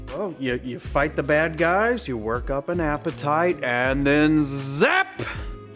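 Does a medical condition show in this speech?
No.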